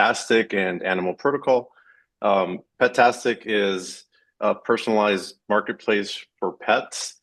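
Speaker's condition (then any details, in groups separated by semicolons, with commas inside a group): No condition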